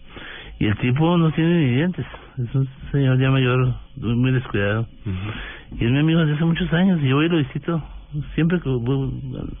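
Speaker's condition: Parkinson's disease; sometimes intelligible

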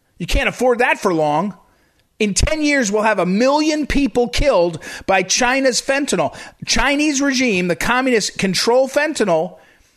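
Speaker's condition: No condition

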